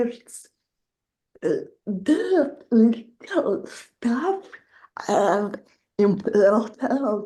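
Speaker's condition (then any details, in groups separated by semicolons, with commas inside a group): Generalized dystonia; generalized, leg weakness; progressed over time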